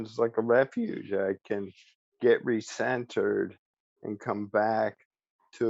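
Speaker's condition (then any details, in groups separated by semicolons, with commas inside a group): ALS; speech still preserved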